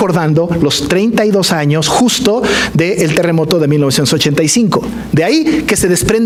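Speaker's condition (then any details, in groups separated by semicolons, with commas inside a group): No condition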